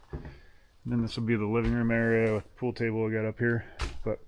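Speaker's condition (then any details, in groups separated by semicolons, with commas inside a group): No condition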